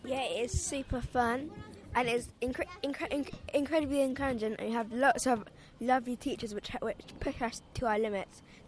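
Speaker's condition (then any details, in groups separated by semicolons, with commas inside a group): Stammer; stammer since long ago, dad advises breathing in and out, usually ineffective; worse when nervous, shy and never comfortable around people; stammers when nervous or trying to say something, sometimes stops on its own, then continues; repeated sounds, repeated words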